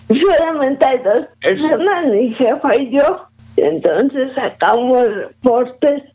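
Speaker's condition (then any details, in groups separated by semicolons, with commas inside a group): Cerebral palsy; some difficulty speaking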